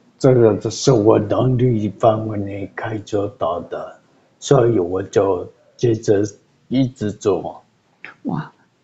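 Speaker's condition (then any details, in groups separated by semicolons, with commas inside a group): Cerebellar atrophy; sudden onset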